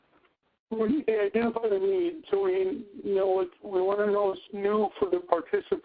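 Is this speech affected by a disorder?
Yes: cerebral palsy.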